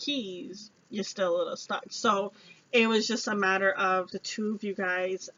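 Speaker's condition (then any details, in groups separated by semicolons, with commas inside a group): No condition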